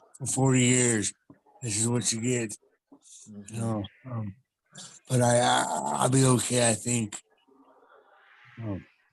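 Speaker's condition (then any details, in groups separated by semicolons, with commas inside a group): Traumatic brain injury; car crash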